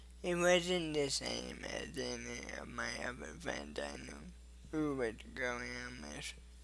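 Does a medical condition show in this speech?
Yes: cerebral palsy.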